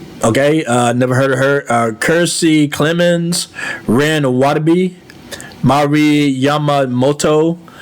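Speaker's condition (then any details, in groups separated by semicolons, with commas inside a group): No condition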